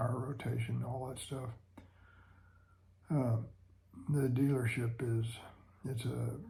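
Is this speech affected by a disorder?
Yes: Parkinson's disease.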